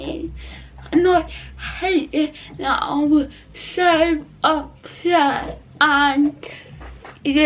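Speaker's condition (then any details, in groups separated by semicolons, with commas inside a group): Cerebral palsy; not quadriplegic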